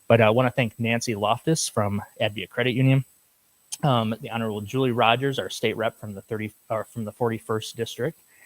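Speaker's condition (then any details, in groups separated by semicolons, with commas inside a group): No condition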